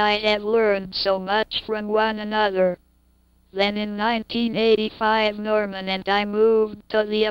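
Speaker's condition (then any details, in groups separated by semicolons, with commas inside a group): Cerebral palsy; cannot move limbs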